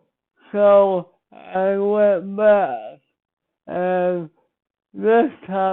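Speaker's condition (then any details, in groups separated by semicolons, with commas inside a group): Speech impairment after birth surgery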